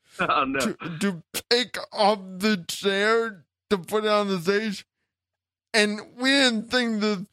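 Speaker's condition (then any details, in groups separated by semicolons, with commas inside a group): Cerebral palsy; since childhood, wheelchair user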